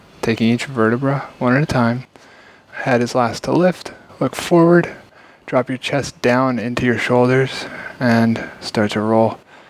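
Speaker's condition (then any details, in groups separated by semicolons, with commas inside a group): No condition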